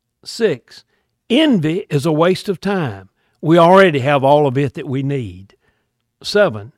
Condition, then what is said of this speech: No condition.